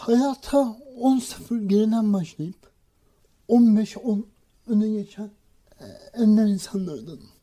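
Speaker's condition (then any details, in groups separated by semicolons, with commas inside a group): Cerebral palsy; reading not fluent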